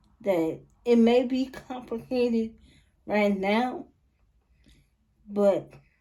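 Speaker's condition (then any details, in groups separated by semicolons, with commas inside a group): Cerebral palsy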